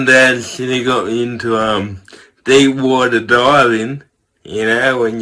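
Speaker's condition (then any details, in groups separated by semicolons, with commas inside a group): Cerebral palsy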